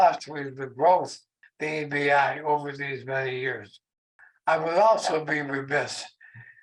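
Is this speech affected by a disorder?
Yes: ALS; very weak voice, shortened speech.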